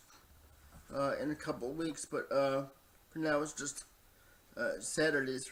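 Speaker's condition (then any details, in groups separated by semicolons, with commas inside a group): Cerebral palsy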